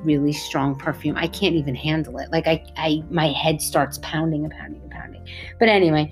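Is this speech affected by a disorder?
No.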